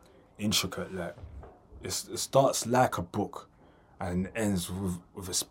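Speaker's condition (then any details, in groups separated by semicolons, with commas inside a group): Stammer, mild; slight stammer, past leg problems treated with physiotherapy; not widely known, still records podcast episodes; repeated sounds, repeated words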